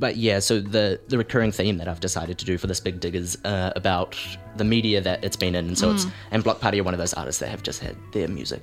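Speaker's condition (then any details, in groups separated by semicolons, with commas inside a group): No condition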